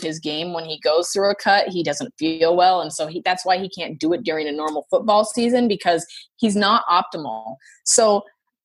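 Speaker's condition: No condition

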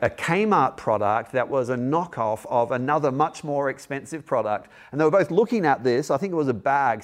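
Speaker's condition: No condition

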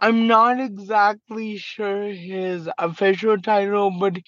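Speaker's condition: Cerebral palsy, mild

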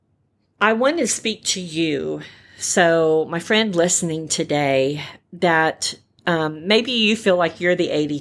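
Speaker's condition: Repaired cleft palate; roof of mouth only

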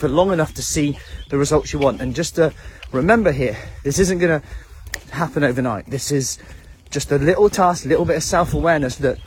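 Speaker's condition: No condition

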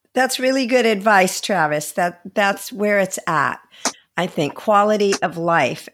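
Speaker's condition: No condition

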